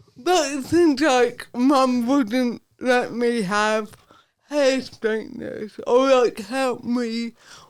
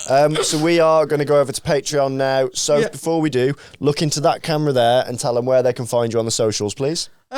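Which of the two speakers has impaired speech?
The first: cerebral palsy; from birth, no surgery; affects speech.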